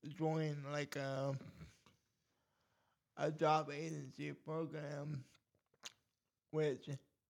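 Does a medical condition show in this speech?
Yes: cerebral palsy; cerebral palsy causing speech problem.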